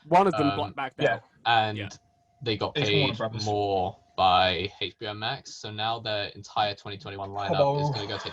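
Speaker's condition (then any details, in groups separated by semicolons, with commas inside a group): No condition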